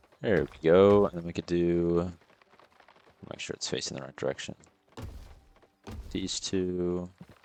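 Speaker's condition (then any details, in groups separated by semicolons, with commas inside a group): No condition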